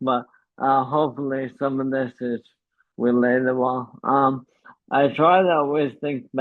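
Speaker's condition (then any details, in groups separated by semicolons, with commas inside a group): ALS; uses pre-recorded voice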